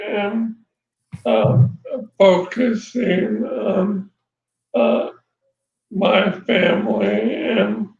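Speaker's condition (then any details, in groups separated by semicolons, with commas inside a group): ALS; voice changed early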